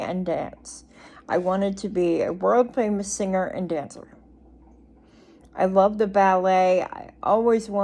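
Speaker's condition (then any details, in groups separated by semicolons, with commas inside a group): Cerebral palsy; speech noticeably atypical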